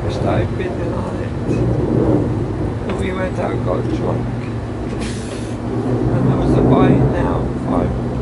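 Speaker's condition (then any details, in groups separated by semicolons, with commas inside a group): Motor neurone disease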